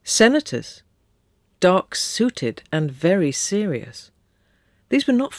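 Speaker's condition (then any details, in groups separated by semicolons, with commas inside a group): No condition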